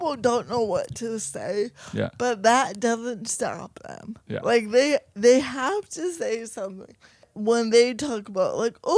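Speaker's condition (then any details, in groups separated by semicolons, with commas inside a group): Cerebral palsy, mild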